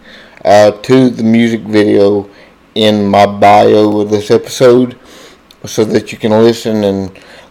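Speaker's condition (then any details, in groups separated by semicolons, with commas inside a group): Cerebral palsy, spastic diplegia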